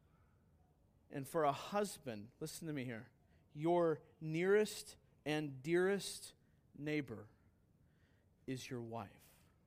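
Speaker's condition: No condition

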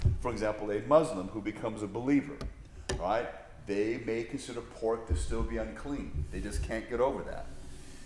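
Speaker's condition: No condition

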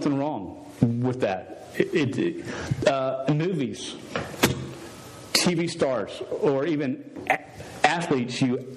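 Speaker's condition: Stuttering; long-standing stutter, present over 24 years, once fought calling to teach because unable to talk; says words would come out all wrong and different if he tried witnessing speech; prolonged sounds

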